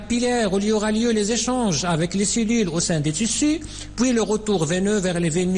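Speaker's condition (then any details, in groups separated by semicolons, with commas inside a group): No condition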